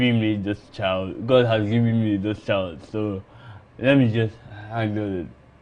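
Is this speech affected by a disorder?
Yes: cerebral palsy.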